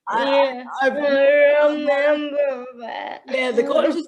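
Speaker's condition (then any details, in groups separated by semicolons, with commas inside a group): Cerebral palsy; powerchair user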